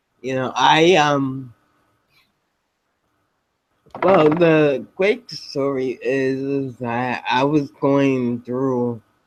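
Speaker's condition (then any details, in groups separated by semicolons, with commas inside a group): Spinocerebellar ataxia type 7, SCA7; speech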